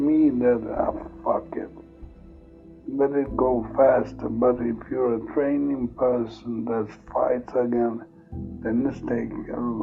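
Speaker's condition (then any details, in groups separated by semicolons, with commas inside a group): Multiple sclerosis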